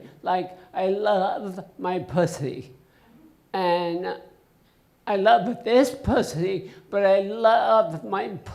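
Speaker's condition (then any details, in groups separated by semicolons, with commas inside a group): Essential tremor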